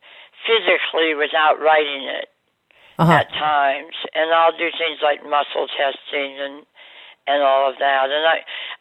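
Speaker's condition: Oral cancer surgery, jaw removal

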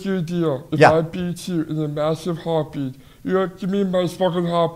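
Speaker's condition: Down syndrome; learns on a different, longer curve, gets infections easily

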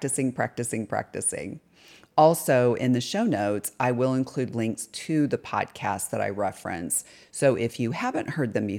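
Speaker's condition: No condition

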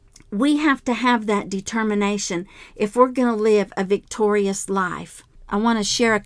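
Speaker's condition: No condition

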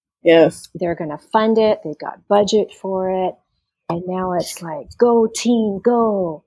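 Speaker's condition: No condition

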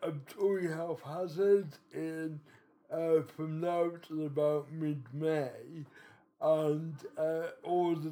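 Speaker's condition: Cerebral palsy

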